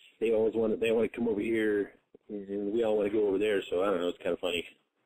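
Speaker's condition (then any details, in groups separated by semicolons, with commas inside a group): No condition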